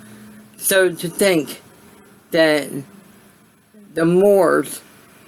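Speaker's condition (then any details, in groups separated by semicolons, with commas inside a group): Cerebral palsy; voice sound affected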